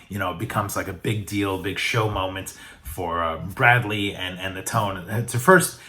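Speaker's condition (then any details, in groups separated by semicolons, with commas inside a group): No condition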